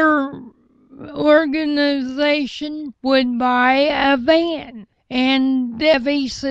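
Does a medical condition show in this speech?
Yes: cerebral palsy.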